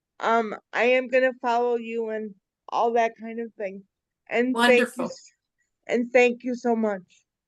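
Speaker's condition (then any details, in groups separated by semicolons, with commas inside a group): Cerebral palsy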